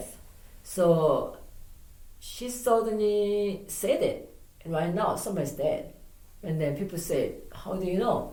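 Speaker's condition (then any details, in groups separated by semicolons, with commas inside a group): No condition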